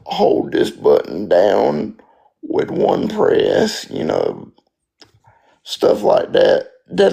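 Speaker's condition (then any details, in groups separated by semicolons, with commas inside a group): Spastic quadriplegic cerebral palsy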